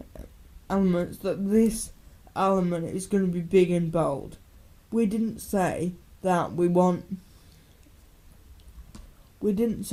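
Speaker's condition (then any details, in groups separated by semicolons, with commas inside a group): Cerebral palsy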